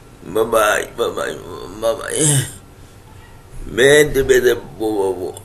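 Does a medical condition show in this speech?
Yes: cerebral palsy; speech affected by condition.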